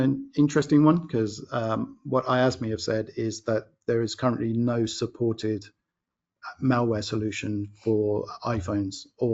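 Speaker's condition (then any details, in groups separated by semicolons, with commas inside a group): No condition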